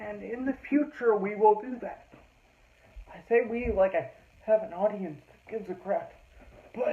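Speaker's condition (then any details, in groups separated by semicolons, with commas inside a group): Cerebral palsy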